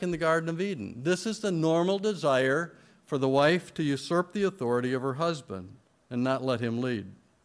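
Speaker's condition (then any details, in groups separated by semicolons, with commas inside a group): No condition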